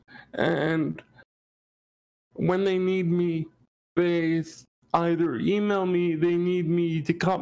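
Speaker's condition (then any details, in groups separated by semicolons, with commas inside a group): Cerebral palsy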